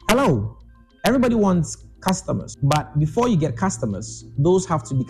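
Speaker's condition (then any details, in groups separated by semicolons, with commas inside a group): No condition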